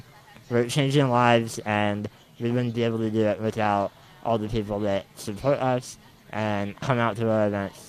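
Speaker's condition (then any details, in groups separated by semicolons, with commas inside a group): Muscular dystrophy; wheelchair user; on new treatment, making progress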